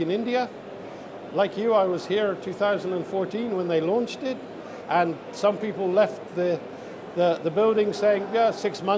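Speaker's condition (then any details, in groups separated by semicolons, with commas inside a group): No condition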